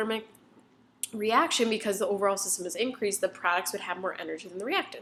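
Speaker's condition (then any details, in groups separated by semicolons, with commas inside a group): No condition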